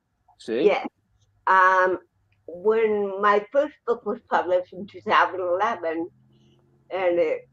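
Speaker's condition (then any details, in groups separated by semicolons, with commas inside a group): Cerebral palsy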